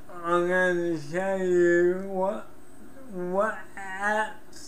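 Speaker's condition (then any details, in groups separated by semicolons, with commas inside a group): Cerebral palsy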